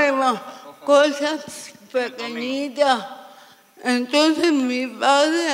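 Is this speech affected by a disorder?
Yes: severe cerebral palsy.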